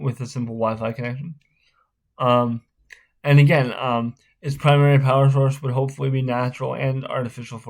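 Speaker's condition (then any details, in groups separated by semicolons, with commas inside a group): Spastic cerebral palsy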